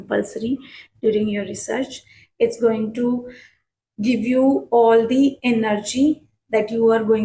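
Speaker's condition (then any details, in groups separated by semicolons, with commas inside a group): No condition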